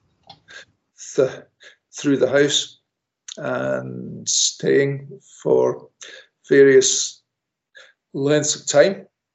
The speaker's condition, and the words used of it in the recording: Stuttering. Otherwise, I would not be speaking to you at all right now.